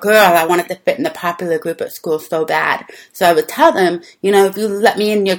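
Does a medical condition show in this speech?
Yes: deafness; speaks well, learned speech through childhood lessons with visual computer speech feedback.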